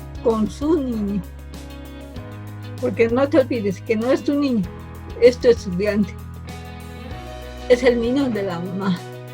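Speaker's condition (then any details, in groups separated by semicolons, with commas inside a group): Cerebral palsy from birth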